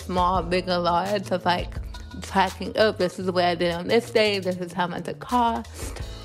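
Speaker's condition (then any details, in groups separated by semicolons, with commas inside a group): Cerebral palsy; born two months premature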